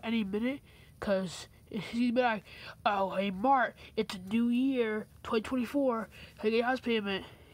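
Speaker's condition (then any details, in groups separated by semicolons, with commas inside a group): No condition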